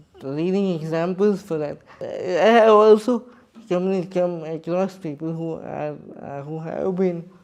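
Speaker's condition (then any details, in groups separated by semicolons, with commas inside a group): Cerebral palsy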